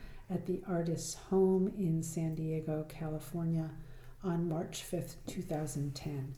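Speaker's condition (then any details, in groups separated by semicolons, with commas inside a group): No condition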